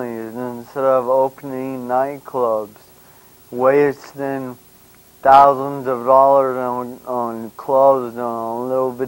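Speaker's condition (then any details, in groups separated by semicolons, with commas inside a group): Brain injury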